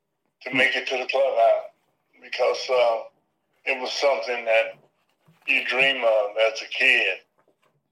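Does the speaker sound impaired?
Yes: Parkinson's disease; left knee replaced, rehabilitation after replacement; symptoms vary day to day, some days legs feel good.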